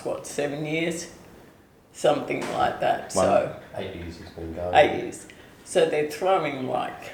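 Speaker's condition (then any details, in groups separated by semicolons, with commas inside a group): ALS/MND; onset foot drop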